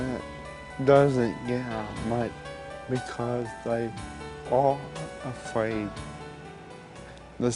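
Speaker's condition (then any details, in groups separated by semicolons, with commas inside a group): Cerebral palsy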